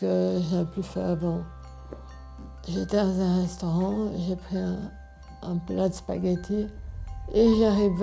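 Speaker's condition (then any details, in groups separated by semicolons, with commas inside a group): Parkinson's disease; deep brain stimulation implant; voice lost its power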